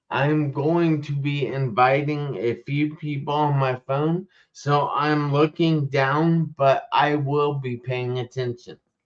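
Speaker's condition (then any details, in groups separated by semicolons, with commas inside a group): Traumatic brain injury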